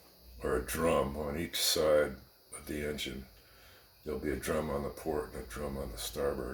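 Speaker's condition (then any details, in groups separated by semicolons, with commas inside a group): No condition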